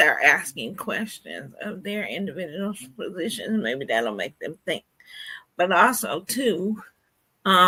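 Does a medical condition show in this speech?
Yes: cerebral palsy.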